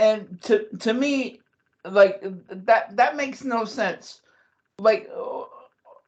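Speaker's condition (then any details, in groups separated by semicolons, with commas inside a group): Cerebral palsy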